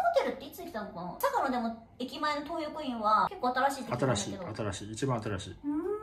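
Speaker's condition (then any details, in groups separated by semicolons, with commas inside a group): No condition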